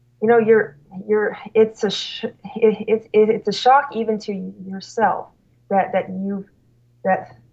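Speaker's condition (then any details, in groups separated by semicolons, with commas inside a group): Stuttering; severe stuttering at college start, fluency temporarily improved by drinking alcohol, works as school slp; stutters openly, cannot hide it, discloses stuttering to parents, feels in control; noticeable stuttering that cannot be hidden, more fluent when drinking then; repeated sounds, repeated words, prolonged sounds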